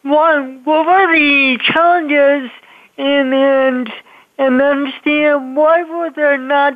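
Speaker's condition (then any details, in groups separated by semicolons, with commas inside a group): Cerebral palsy; speech affected by cerebral palsy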